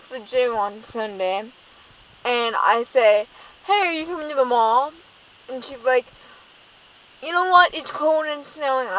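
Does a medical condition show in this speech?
Yes: cerebral palsy, dystonic hemiplegia.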